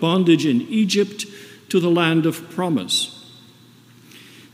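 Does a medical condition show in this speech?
No.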